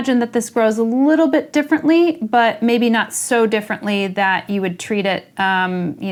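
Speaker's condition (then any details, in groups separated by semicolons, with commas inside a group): No condition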